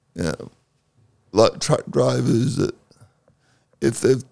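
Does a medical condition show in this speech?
Yes: cerebral palsy; once cold stays cold.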